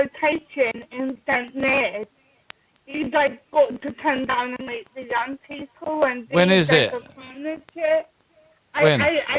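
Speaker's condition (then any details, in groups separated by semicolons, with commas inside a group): Cerebral palsy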